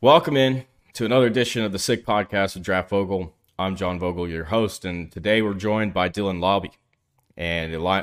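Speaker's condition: No condition

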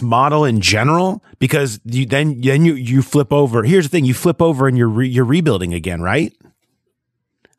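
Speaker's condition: No condition

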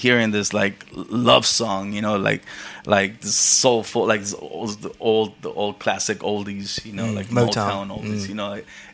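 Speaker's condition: Stuttering; intermittent stutter, cause unknown, possibly tiredness or teasing, formerly avoided speaking from embarrassment; stutters at times, apologises and laughs at self to reset, stutter then goes away; repeated sounds, prolonged sounds

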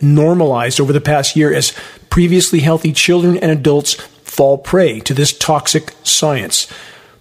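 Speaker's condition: No condition

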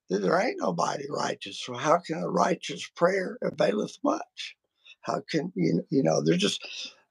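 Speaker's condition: Vocal cord surgery; multiple vocal cord surgeries

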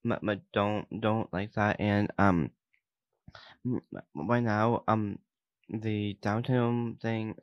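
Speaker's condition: Down syndrome; hearing, not deaf, learned American Sign Language from late teens; signs along with speech, not yet fully fluent in signing

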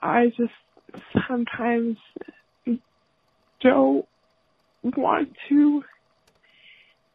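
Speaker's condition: Stuttering; stuttering for about 12 years; prolonged sounds, blocks

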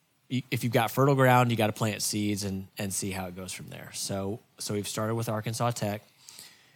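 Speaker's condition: No condition

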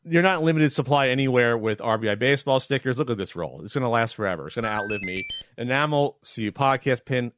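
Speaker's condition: No condition

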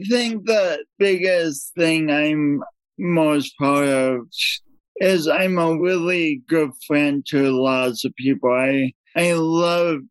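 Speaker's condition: Speech impediment from birth injury; kinked umbilical cord at birth, coordination differences, unique walk; pronounced speech impediment, difficulty saying word umbilical, voice differs noticeably, listeners need cues to understand

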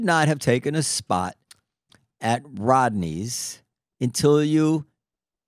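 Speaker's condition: No condition

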